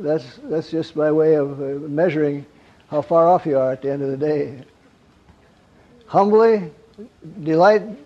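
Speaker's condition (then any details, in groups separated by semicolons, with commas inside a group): Parkinson's; wakes at night, gets up around 3 am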